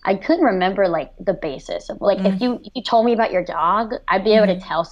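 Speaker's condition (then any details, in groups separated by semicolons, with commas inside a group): Cleft lip and palate; severe cleft lip and palate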